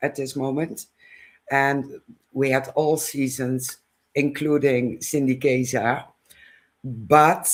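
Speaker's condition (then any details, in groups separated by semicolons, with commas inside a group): No condition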